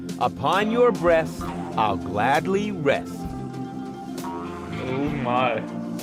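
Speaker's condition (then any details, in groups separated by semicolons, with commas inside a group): No condition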